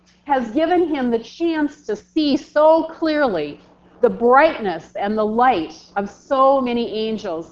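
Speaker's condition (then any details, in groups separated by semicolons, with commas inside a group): No condition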